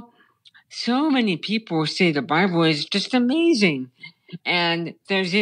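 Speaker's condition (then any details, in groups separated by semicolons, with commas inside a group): Brain stem tumor; childhood onset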